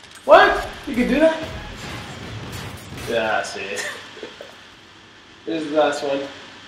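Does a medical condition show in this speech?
No.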